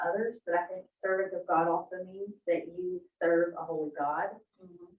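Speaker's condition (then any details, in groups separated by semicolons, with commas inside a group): No condition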